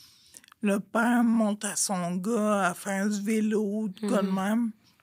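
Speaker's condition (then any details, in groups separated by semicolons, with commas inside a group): Friedreich's ataxia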